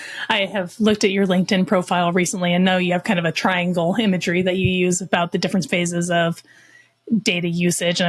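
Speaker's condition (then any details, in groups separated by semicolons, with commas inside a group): No condition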